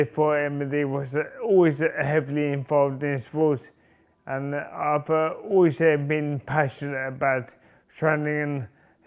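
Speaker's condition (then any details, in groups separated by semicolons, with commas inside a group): Motor neuron disease; degenerative, spasticity and cramps with cold and exercise; reduced physical capability, still cycles long distances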